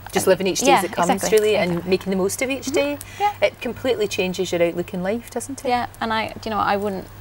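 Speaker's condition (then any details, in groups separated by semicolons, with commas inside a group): No condition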